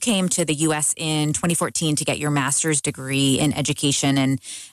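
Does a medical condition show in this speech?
No.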